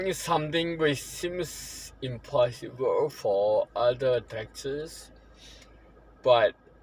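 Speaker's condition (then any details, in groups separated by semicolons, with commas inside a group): Ataxia; spinocerebellar, progressive degenerative, began with trembling hands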